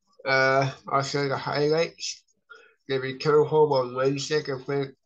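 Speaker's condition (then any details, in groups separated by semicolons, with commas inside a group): Cerebral palsy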